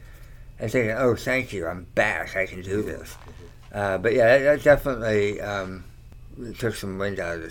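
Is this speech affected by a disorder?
Yes: tongue cancer surgery; radiation.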